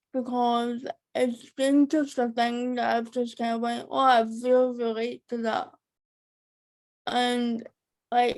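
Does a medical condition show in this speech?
Yes: cerebral palsy.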